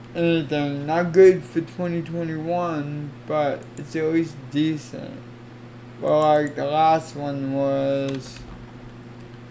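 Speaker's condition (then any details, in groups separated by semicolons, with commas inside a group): Cerebral palsy; affects legs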